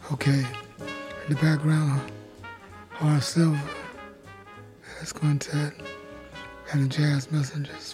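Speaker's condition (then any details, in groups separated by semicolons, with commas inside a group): Dysphonia; voice gets quieter the more spoken, voice drops off, hard to hear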